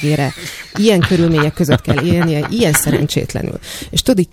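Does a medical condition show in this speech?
No.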